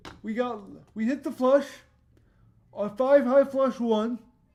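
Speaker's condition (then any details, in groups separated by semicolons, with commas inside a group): Cerebral palsy; voice tone sometimes odd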